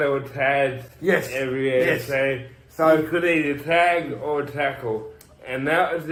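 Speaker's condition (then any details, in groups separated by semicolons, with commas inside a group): Cerebral palsy; from birth, tight muscles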